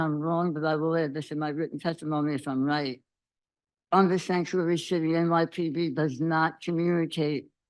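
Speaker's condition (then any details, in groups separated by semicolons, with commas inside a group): Throat cancer survivor; speech may be hard to understand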